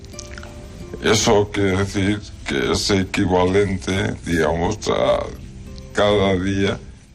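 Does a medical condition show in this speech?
Yes: ALS; progressive degeneration of motor neurons; losing more movement each day.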